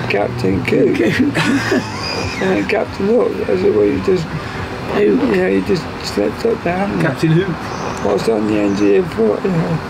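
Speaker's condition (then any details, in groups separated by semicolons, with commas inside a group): Motor neurone disease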